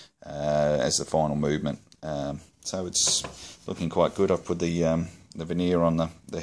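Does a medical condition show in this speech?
No.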